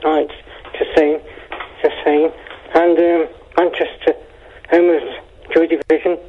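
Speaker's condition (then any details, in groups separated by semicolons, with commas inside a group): Parkinson's; needs sling hoist to be lifted up; sounds unwell tonight, calling by phone, poor phone line, remote equipment, excited, told to breathe; hard to understand, varies night to night, some nights worse, turned away by other radio stations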